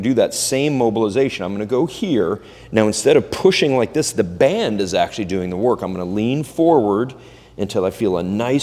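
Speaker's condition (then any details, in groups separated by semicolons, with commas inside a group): No condition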